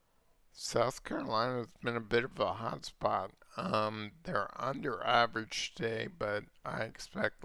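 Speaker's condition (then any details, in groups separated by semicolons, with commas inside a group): Multiple sclerosis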